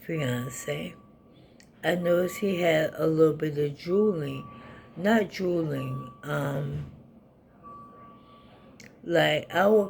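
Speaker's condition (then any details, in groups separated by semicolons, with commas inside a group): ALS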